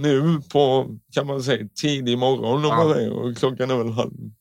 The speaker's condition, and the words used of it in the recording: Cerebral palsy. Till och med jag med talfel fixar det.